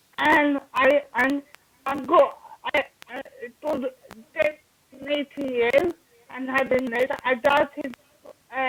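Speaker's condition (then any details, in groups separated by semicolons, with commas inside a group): Cerebral palsy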